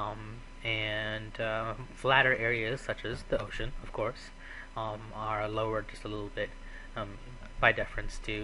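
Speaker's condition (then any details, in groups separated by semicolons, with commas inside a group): No condition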